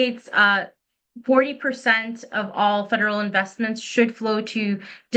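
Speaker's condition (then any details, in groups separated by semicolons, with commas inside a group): No condition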